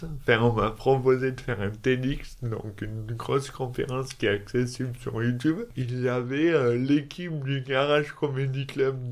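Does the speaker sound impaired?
Yes: dystonia; elocution difficulties.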